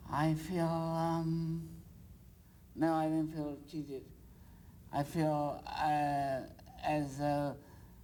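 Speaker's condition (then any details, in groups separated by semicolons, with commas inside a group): Progressive supranuclear palsy; early stage, lost piano ability, in speech therapy; trouble talking, therapy for breathing and simple phrases, tires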